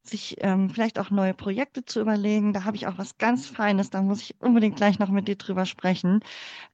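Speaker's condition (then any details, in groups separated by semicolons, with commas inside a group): Cleft palate; mother's fingers closed palate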